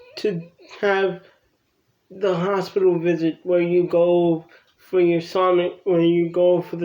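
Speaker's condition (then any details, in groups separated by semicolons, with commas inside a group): Cerebral palsy; from birth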